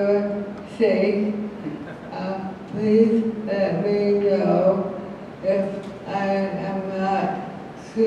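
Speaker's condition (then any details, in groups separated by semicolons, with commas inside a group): ALS; ALS accent, speaks very slowly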